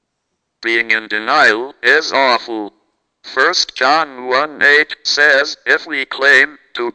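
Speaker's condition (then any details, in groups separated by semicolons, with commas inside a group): Cerebral palsy, speech-generating device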